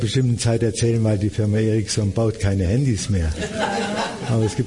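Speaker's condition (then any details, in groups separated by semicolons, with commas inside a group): Parkinson's disease; diagnosed at age 57, began with resting hand tremor, confirmed by brain imaging; host asks for his voice to be made louder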